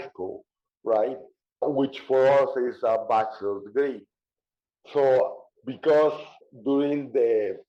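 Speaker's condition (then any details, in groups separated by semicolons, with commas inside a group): Cerebral palsy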